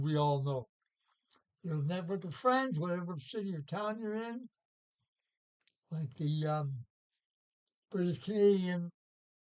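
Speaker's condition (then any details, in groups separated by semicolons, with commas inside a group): Parkinson's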